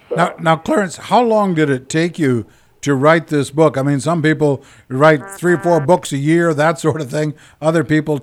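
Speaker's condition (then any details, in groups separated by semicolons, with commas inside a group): No condition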